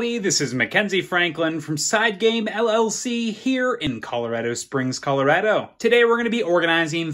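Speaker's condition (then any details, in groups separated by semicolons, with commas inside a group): No condition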